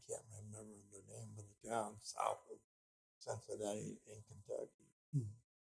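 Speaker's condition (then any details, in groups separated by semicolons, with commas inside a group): Speech impediment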